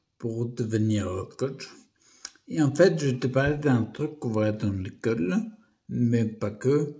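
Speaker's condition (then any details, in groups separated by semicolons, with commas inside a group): Primary progressive multiple sclerosis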